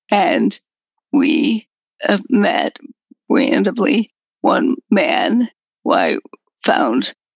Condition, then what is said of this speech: Multiple sclerosis. Really do have to have chocolate because the caffeine helps me talk and caffeine from coffee.